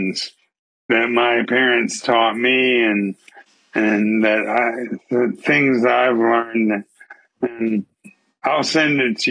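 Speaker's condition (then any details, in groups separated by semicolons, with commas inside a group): ALS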